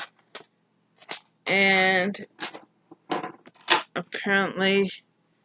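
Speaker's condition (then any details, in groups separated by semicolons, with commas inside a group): Mild cerebral palsy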